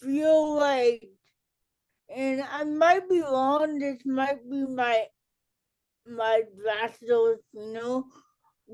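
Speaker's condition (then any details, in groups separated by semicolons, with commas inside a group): Cerebral palsy; childhood speech delay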